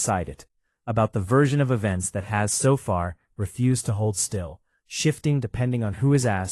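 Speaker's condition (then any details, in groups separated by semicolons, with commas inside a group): No condition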